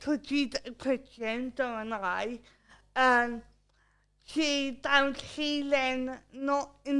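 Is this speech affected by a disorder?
Yes: cerebral palsy.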